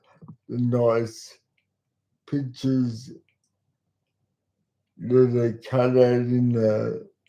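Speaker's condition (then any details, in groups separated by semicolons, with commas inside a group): Cerebral palsy; talks slowly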